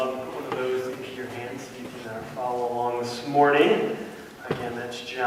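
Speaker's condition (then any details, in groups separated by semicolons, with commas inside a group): No condition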